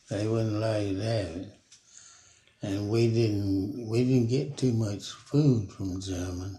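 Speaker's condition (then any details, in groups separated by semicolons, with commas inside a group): Parkinson's; no broken bones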